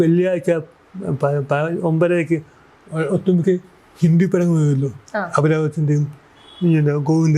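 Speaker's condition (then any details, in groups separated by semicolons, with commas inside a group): Cerebral palsy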